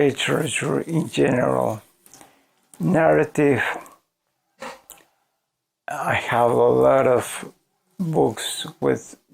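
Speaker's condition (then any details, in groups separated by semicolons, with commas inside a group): ALS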